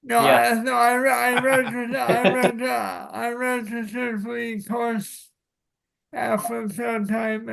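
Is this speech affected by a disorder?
Yes: cerebral palsy.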